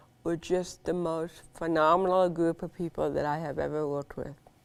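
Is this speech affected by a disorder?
Yes: cerebral palsy.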